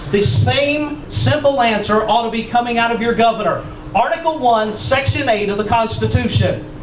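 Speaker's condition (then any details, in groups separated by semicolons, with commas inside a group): No condition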